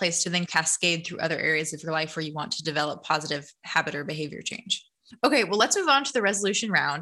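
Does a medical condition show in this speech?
No.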